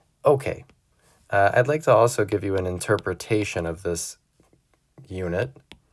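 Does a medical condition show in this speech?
No.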